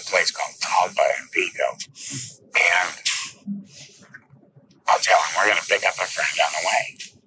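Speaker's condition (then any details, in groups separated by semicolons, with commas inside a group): Laryngectomy; 32 days in hospital without food or water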